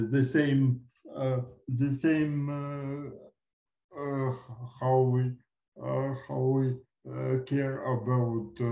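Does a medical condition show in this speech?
Yes: cerebral palsy; from birth.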